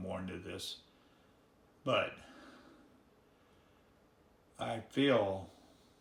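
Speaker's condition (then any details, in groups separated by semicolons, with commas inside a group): ALS, severe; recently diagnosed after 5.5 years misdiagnosis, medication one month; speech severely hampered, difficulty swallowing pills, thicker liquids easier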